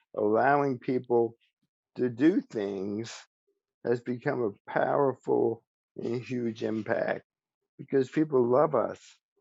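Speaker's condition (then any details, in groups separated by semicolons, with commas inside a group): ALS; speech still preserved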